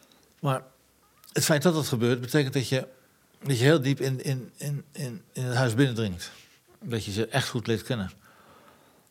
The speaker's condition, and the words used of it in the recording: Parkinson's disease. De helft van het volkslied komt van de Parkinson, hè? En de andere helft is omdat ik gewoon moeilijk praat.